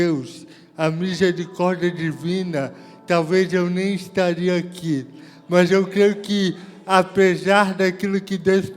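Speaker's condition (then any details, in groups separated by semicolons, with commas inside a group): Cerebral palsy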